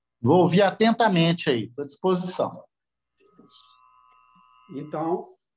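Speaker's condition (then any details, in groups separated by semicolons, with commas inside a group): No condition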